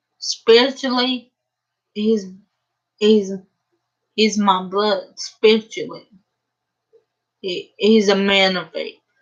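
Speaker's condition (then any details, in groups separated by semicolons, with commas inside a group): Cerebral palsy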